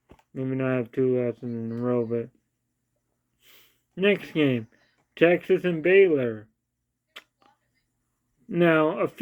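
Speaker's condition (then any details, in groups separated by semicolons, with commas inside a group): Cerebral palsy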